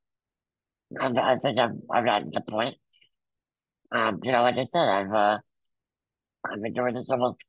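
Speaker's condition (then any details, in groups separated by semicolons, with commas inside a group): Muscular dystrophy; congenital, wheelchair user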